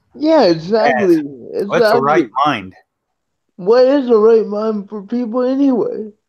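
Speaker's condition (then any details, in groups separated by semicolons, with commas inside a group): Cerebral palsy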